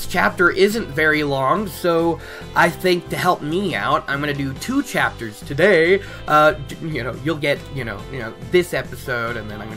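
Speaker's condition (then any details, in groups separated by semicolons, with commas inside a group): No condition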